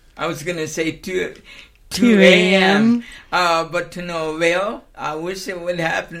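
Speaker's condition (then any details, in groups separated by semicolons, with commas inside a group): Cerebral palsy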